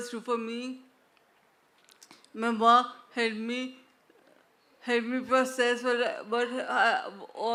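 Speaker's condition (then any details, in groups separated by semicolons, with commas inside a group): Traumatic brain injury; speech fully slurred early, much improved now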